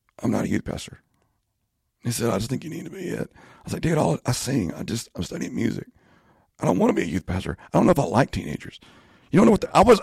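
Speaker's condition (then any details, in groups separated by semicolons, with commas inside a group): Spasmodic dysphonia; voice issue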